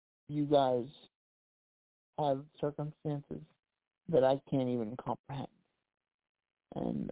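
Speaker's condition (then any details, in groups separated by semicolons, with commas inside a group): Cerebral palsy; past challenges speaking up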